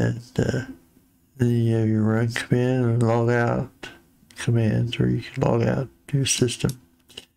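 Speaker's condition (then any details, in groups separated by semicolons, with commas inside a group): Parkinson's disease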